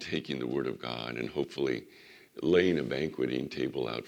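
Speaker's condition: Vocal cord surgery recovery; resting voice

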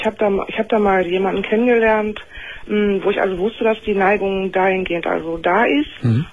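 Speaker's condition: No condition

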